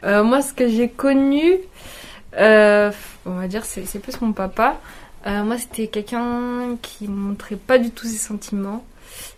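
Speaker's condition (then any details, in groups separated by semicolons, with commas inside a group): No condition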